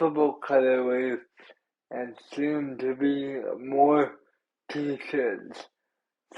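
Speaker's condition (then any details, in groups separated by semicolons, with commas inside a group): Cerebral palsy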